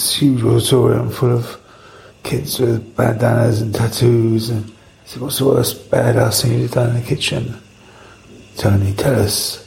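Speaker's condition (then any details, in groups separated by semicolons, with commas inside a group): Parkinson's; affects speech, rare audio interview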